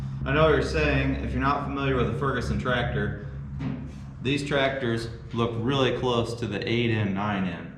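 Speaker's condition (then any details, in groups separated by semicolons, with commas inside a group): No condition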